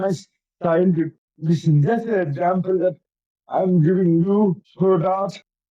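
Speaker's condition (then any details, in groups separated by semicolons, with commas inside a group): Cerebral palsy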